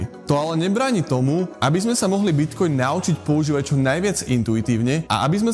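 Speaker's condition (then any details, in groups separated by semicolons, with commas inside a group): No condition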